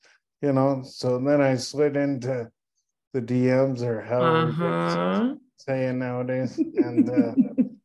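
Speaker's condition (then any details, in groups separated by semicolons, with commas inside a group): Cerebral palsy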